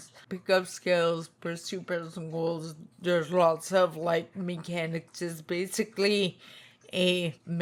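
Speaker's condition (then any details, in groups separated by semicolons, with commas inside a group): Spinocerebellar ataxia type 2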